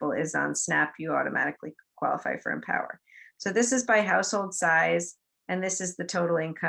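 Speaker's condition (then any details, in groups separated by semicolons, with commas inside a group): No condition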